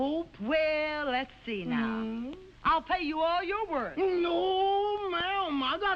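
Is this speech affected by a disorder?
No.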